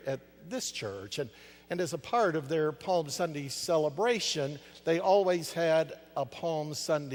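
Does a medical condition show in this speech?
No.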